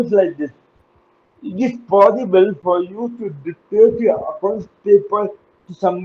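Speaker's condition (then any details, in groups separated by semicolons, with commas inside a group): Cerebral palsy; uses wheelchair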